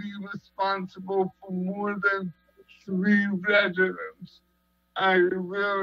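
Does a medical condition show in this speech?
Yes: cerebral palsy; 37 years, long-term care.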